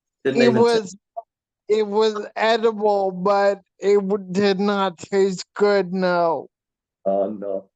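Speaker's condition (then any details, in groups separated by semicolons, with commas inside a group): Hydrocephalus with shunt failure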